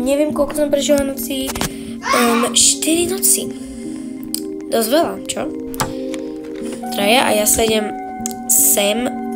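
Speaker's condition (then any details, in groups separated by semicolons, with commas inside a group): No condition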